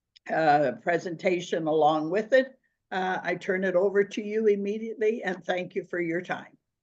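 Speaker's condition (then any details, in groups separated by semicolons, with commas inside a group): No condition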